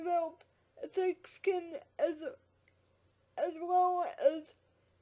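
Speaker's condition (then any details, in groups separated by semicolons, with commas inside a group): Quadriplegic cerebral palsy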